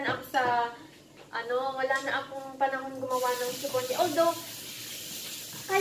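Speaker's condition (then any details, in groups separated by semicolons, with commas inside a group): No condition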